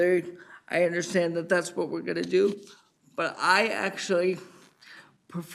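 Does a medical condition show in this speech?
Yes: cerebral palsy.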